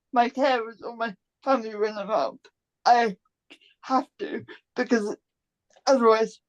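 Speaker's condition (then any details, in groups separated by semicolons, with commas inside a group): Cerebral palsy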